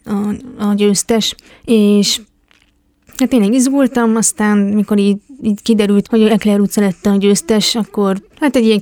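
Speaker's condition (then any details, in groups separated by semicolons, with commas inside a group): Hearing impairment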